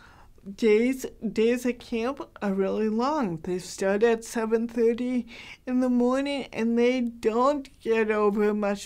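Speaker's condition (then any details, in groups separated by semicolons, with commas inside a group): Cerebral palsy, mild; hard to understand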